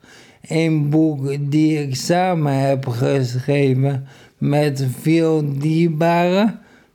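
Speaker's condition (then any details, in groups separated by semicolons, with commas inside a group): ALS; incurable muscle disease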